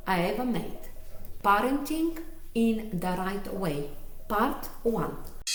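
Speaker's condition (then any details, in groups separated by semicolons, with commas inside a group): No condition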